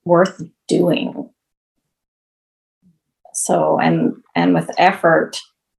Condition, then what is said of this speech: Aphasia. And although my speech, I think, is fine, better now, I still can't write.